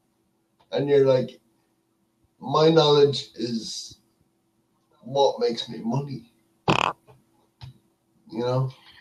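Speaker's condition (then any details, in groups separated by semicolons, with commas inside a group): Cerebral palsy; speech affected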